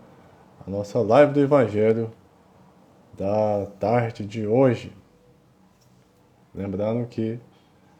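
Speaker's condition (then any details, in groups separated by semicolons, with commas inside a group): No condition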